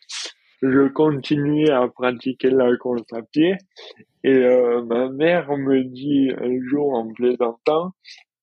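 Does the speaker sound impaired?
Yes: dystonia; rare neurological dystonia, involuntary muscle contractions, onset in childhood, daily physical effort, heavier for past 5 years; receives injections, more pain before injection, improved balance, no longer falls.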